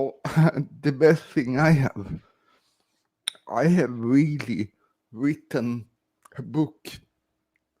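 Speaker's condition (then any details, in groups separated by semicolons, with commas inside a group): Cerebral palsy, severe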